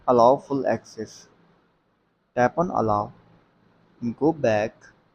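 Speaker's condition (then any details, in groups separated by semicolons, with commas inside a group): No condition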